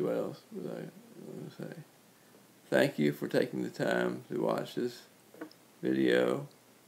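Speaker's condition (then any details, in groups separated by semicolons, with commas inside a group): Cerebral palsy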